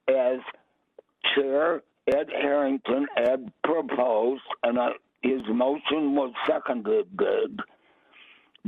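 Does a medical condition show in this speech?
Yes: vocal cord cancer; difficulty speaking.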